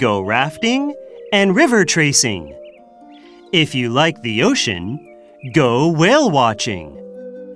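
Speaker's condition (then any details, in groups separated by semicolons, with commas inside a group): No condition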